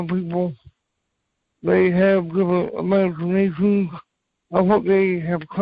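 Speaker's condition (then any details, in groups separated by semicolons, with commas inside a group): Cerebral palsy; from birth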